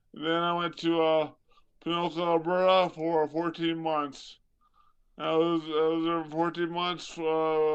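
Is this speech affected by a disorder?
Yes: traumatic brain injury.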